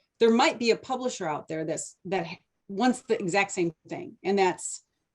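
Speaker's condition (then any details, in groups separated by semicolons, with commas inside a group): No condition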